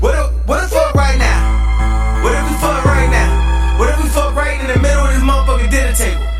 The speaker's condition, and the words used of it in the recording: None; typical speech.